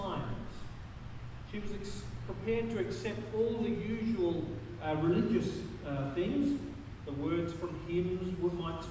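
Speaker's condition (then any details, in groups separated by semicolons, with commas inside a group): No condition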